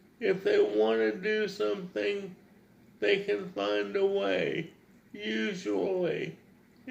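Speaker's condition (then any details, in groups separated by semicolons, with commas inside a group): Cerebral palsy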